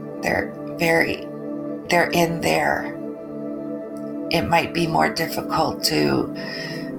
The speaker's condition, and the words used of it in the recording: Aphasia. I am privileged because I can speak even though it is difficult sometimes, but I can get my message out.